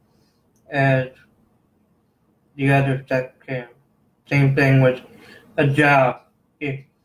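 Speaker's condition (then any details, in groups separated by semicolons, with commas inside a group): Cerebral palsy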